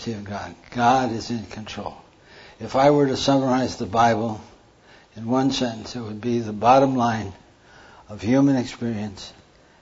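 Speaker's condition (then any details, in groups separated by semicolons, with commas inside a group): Parkinson's; hand tremor during talk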